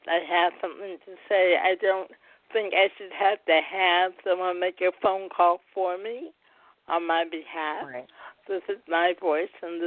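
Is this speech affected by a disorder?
Yes: cerebral palsy.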